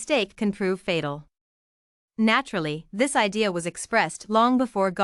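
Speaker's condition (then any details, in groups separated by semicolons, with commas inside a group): No condition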